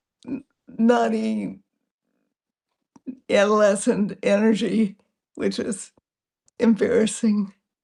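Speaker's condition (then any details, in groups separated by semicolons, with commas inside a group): Multiple sclerosis; progressive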